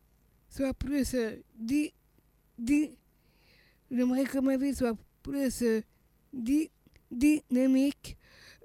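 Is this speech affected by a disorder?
Yes: Down syndrome (trisomy 21); congenital heart malformation, heart surgery at age one after Staphylococcus aureus infection, second heart operation near right ventricle; childhood speech therapy to tone tongue, swallowing problems, slowness.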